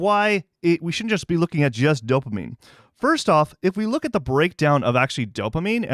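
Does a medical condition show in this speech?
No.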